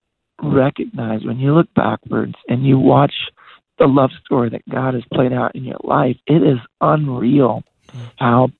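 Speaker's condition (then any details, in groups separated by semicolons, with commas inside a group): Voice disorder; progressive voice disorder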